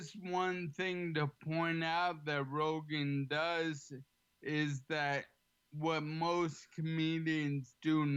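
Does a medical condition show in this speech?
Yes: ALS; slightly slurred, has to slow down.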